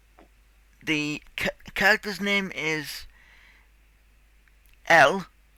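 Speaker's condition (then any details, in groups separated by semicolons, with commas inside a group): Cerebral palsy; tight muscles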